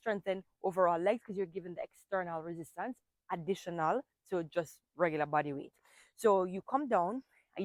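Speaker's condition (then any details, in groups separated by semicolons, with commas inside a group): No condition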